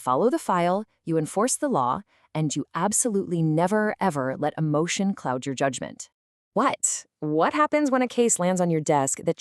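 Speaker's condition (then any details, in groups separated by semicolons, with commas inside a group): No condition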